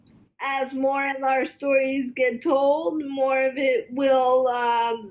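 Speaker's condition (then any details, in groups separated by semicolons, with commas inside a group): Cerebral palsy, spastic quadriplegia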